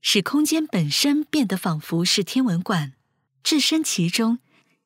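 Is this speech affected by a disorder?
No.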